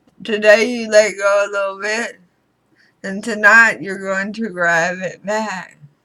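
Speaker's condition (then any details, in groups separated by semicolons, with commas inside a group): Throat cancer radiation damage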